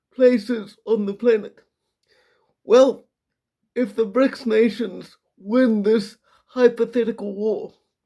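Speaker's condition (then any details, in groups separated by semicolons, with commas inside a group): Quadriplegic cerebral palsy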